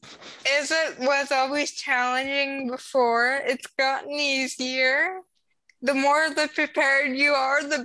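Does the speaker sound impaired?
Yes: cerebral palsy; congenital spastic cerebral palsy, slowed brain-to-muscle signalling, uses walker and afos (ankle-foot orthoses) for walking; Crested Valley Therapeutic Riding Program, rides for therapy.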